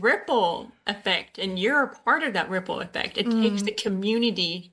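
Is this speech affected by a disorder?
Yes: Usher syndrome, born deaf; Usher syndrome type 2, born deaf or hard of hearing, hearing aids from age 2, vision loss, diagnosed age 19.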